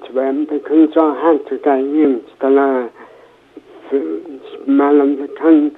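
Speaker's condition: Cerebral palsy, mild; affects speech, speech therapy at Victoria School in Poole

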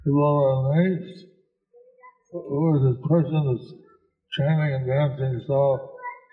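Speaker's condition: Stroke with facial paralysis; half of face paralyzed; about 15 years since stroke; hard to understand for unfamiliar listeners, Deva Madhava repeats speech aloud

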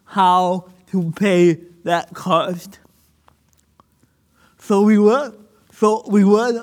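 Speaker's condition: Cerebral palsy; motor deficits

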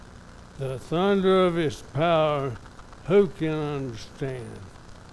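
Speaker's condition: ALS; somewhat affected, evident today

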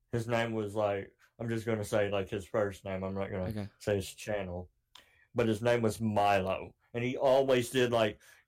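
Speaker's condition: Cleft palate; cannot say certain words

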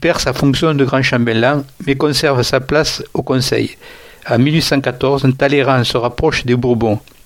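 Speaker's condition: No condition

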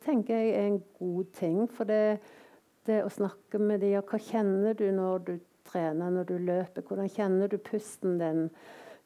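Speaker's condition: No condition

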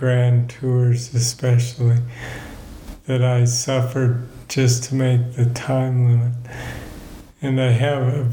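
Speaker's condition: Parkinson's disease; balance problems

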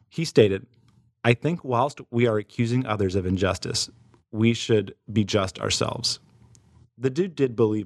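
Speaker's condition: No condition

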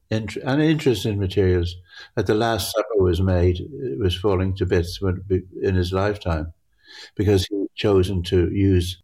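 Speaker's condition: Parkinson's; altered visual perception

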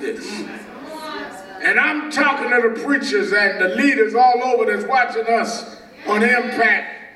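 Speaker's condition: No condition

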